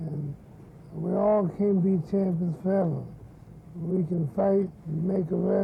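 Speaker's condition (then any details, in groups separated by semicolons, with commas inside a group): Parkinson's syndrome; sometimes slurred speech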